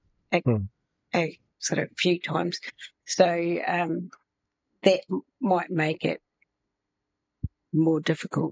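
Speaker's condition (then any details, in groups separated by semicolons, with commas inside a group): Aphasia after stroke; aphasia from stroke during brain surgery a couple of years ago; may lose words, word-finding difficulty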